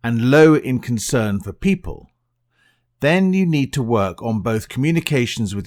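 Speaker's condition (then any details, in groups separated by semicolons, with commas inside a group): No condition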